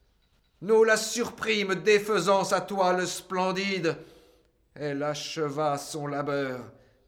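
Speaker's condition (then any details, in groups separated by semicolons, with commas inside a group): No condition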